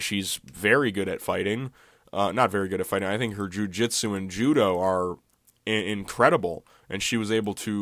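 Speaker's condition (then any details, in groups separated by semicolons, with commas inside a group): No condition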